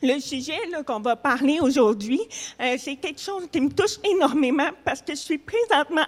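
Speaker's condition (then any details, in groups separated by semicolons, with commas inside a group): Hard of hearing; deafness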